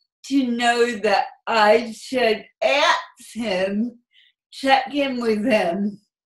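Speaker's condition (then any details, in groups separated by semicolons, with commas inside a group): Cerebral palsy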